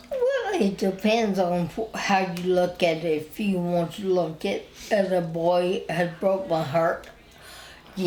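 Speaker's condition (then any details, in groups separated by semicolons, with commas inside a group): Spinal ataxia; wheelchair user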